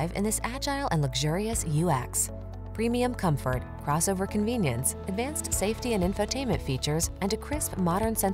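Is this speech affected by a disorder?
No.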